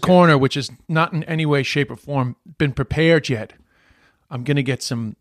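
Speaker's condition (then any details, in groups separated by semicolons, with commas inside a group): No condition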